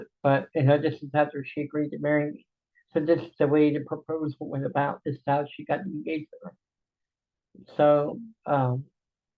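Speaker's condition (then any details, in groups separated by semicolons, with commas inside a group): Cerebral palsy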